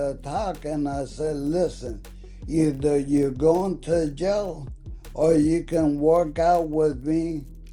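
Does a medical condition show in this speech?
Yes: ALS.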